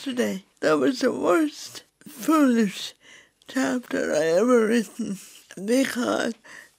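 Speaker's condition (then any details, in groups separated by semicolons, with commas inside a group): Cerebral palsy; COVID in January requiring ventilator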